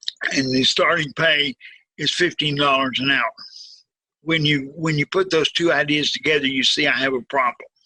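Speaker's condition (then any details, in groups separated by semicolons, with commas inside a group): Cerebral palsy, severe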